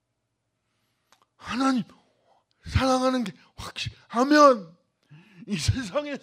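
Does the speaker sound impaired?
Yes: cerebral palsy; may need reoperation.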